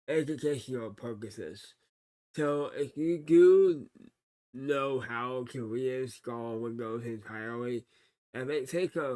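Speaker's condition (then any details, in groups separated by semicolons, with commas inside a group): Cerebral palsy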